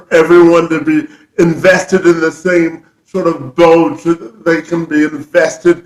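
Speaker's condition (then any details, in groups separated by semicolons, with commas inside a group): Cerebral palsy; from birth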